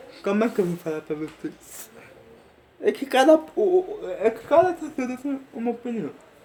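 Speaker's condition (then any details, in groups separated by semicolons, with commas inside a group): Cerebral palsy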